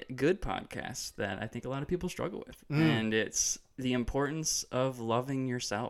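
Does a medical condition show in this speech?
No.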